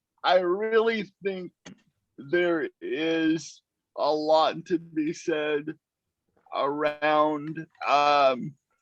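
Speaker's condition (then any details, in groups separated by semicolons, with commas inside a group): Cerebral palsy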